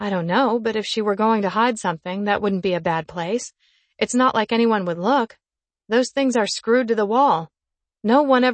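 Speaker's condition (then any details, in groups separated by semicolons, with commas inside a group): No condition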